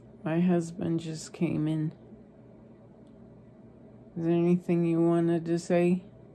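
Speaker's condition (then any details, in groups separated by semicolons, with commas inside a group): ALS; receiving hospice care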